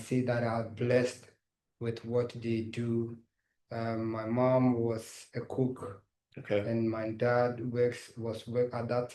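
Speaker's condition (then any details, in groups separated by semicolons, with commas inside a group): No condition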